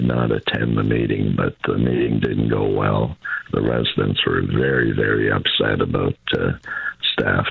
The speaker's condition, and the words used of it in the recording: Throat cancer. The most recent health issue I had was throat cancer, and it's affected my voice, of course.